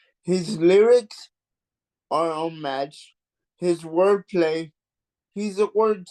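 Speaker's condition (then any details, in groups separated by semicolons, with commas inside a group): Cerebral palsy; mild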